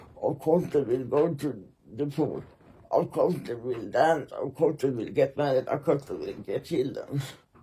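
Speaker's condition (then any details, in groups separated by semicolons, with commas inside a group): Muscular Parkinson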